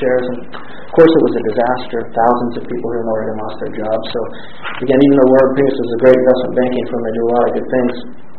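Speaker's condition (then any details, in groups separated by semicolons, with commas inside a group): No condition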